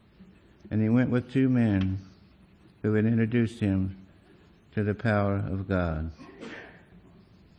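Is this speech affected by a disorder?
Yes: Parkinson's disease; Parkinson's disease diagnosed 15 years ago, father also had it, small handwriting, leg pain, impaired balance.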